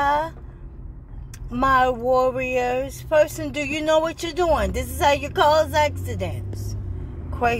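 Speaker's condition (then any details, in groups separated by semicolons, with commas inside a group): ALS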